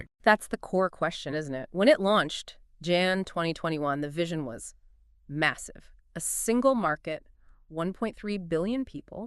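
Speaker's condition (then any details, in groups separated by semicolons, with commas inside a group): No condition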